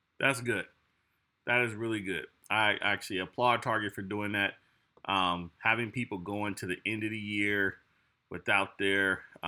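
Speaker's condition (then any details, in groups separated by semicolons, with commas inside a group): No condition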